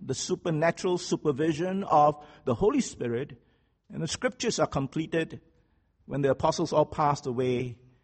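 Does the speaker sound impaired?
No.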